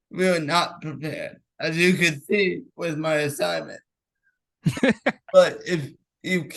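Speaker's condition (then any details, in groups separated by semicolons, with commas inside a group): Cerebral palsy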